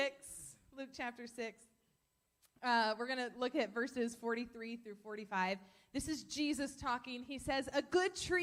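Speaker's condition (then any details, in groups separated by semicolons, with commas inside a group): No condition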